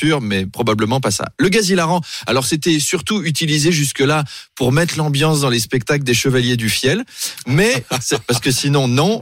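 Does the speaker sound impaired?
No.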